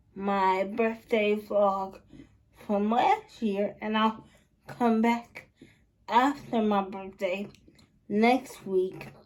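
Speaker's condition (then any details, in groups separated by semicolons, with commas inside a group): Cerebral palsy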